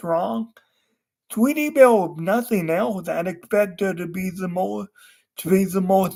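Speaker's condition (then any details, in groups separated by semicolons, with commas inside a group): Cerebral palsy; wheelchair user, unable to walk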